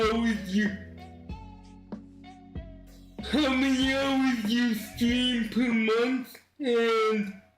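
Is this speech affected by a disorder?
Yes: cerebral palsy.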